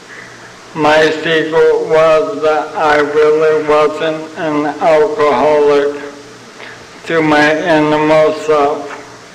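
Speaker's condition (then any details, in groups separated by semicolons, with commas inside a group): ALS (Lou Gehrig's disease); sounds like having had a couple of drinks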